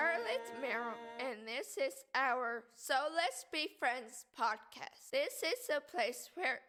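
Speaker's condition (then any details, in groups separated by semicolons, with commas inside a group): Cerebral palsy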